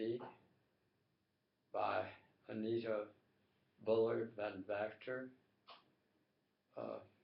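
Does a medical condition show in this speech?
Yes: tongue cancer.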